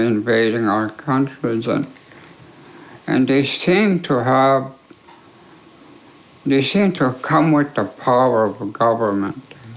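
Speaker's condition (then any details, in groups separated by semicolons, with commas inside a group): ALS; affects swallowing and speech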